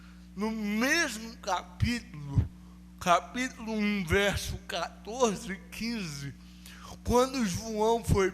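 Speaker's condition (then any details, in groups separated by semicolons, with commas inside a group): Cerebral palsy; no speech as child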